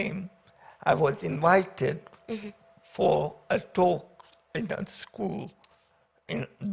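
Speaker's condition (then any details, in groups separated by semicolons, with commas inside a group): Paraplegia with essential tremor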